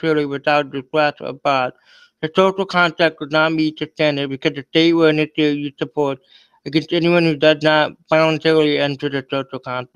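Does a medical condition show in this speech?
Yes: cerebral palsy.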